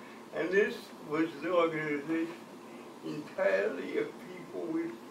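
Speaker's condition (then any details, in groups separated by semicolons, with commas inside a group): Cerebral palsy; from birth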